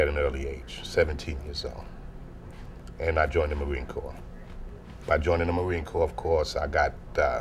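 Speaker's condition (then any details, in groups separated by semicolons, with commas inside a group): No condition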